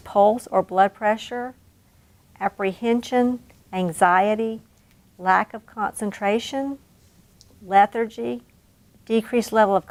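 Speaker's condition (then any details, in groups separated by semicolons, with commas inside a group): No condition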